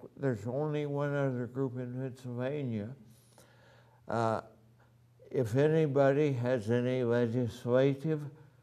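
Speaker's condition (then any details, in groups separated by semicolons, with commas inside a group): Ataxia; voice somewhat affected since last year, voice therapy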